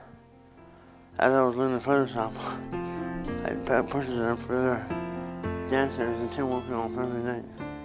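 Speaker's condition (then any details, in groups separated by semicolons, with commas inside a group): Parkinson's disease; four or five timed Parkinson's medications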